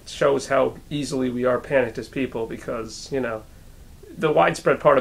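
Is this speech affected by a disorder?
No.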